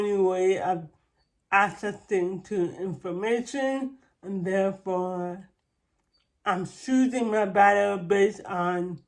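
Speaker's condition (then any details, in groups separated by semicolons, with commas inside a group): Cerebral palsy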